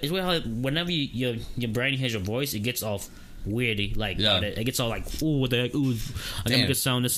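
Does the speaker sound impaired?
Yes: stuttering; since childhood, learned to cope over time; still stutters in conversation and when people comment, worse after break from school; talks slowly, blocks on first sound, face, eyes, mouth and tongue freeze, fluent when cursing; here repeated sounds, repeated words.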